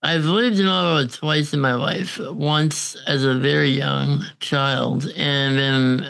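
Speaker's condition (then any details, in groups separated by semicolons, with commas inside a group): Congenital muscular dystrophy; uses ventilator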